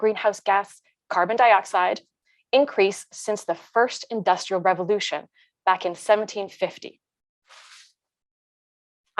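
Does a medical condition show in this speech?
No.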